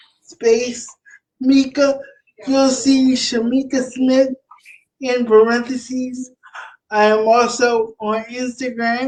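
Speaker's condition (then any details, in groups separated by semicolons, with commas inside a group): Cerebral palsy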